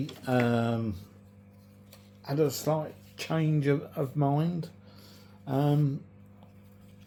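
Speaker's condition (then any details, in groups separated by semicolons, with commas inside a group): No condition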